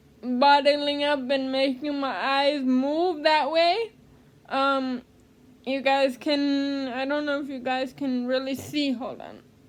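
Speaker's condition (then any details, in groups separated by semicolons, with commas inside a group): Cerebral palsy; speech therapy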